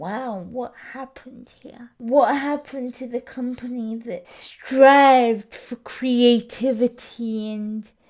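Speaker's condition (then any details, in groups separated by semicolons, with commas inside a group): Cerebral palsy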